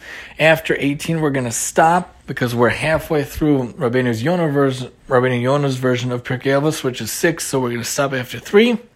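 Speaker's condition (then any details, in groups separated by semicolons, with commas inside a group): No condition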